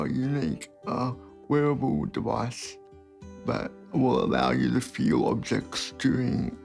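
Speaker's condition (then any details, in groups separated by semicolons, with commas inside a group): Cerebral palsy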